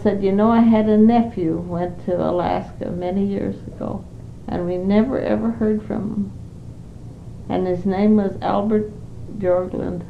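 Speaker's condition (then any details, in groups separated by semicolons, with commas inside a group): Parkinson's; not very able to do much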